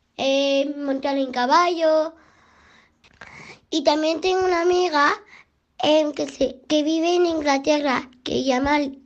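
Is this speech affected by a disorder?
Yes: Down syndrome; trisomy 21, extra chromosome in pair 21, genetic alteration, age 11.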